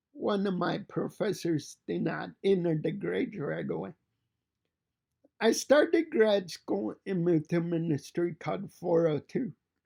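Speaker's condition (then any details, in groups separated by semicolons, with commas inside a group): Cerebral palsy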